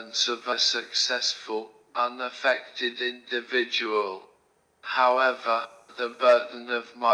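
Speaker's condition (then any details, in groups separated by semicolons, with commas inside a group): Motor neurone disease; right hand onset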